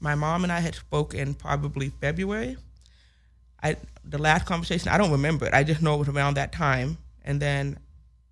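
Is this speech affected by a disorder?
Yes: hearing loss with speech impediment; congenital hearing loss, 70% deaf one ear, 30% other, grandmother had hearing problems, diagnosed end of first grade; only comfortable speaking within last year or so.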